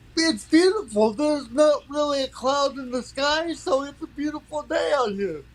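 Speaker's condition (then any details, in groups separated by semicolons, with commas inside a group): Cerebral palsy; from birth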